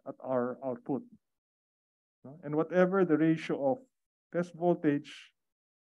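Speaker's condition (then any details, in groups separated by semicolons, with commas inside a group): No condition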